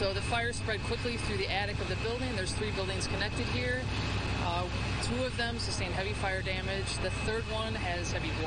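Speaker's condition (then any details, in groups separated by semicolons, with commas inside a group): No condition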